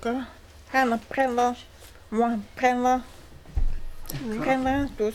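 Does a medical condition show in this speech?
Yes: deafness, uses hearing aid; profound deafness, wears simple hearing aid, declined cochlear implant; hears a little noise, understands a little with hearing aid; can speak, short fragmented phrases, guest Elodie Mercœur relays meaning.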